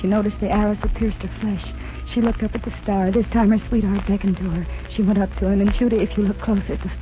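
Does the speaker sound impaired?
No.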